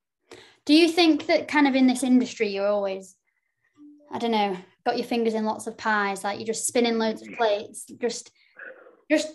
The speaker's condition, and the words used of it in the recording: None; typical speech.